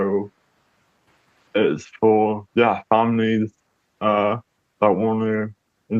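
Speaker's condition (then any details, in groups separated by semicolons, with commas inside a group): Cerebral palsy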